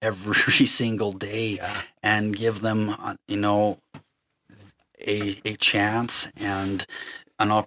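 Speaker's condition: Stutter; lifelong stutter; avoided talking whole life due to stutter; repeated words, prolonged sounds

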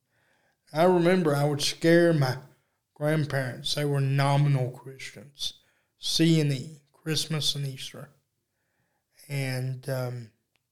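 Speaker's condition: Cerebral palsy; uses electric wheelchair

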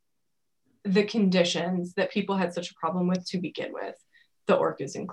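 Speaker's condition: No condition

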